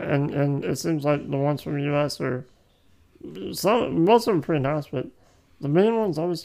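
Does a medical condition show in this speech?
Yes: muscular dystrophy.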